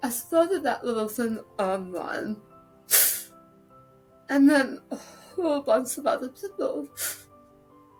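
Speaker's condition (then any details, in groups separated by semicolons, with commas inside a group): Tongue cancer with glossectomy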